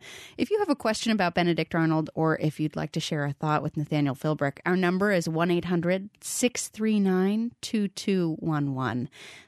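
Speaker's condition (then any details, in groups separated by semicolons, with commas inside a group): No condition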